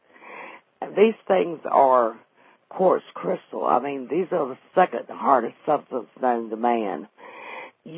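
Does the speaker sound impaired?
Yes: vocal cord paralysis after stroke, unilateral vocal fold paralysis; familial stroke at age 35, one vocal cord paralyzed, wheelchair user, left hand slightly impaired; can no longer sing since vocal cord paralysis.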